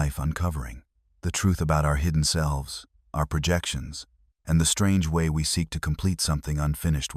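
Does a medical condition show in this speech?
No.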